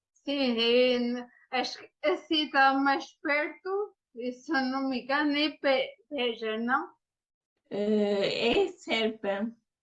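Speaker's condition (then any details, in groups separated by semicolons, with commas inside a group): Ataxia after brain injury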